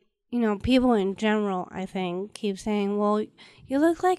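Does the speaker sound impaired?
Yes: Down syndrome; known since infancy.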